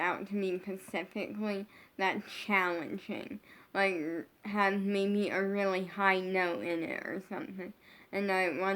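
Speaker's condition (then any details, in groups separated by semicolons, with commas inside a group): Brain injury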